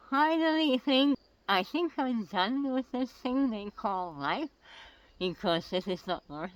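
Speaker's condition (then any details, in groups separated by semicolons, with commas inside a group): Oral cancer; tracheostomy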